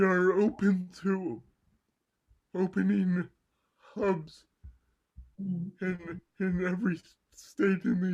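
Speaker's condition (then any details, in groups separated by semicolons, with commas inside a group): Cerebral palsy; mild left side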